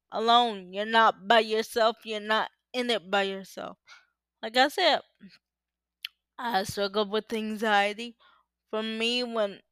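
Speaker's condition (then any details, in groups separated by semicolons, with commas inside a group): Cerebral palsy; uses power wheelchair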